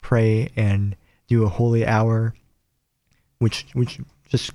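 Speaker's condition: Cleft palate; many surgeries and medical care in childhood

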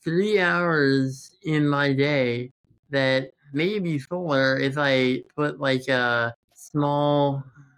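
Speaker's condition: Congenital muscular dystrophy; present since birth

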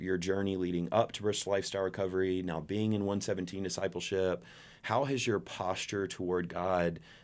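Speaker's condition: No condition

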